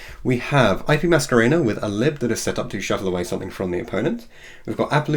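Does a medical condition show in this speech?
No.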